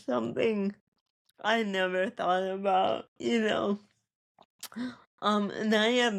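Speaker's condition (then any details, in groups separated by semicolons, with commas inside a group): Cerebral palsy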